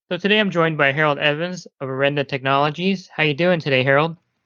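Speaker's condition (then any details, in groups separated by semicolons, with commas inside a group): No condition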